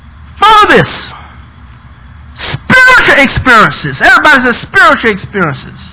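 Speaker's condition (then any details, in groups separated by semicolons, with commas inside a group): No condition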